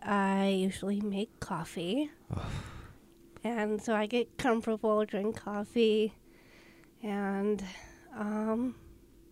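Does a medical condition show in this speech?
Yes: Down syndrome.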